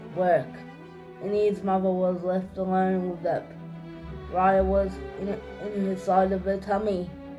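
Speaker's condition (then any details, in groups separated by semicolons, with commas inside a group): Cerebral palsy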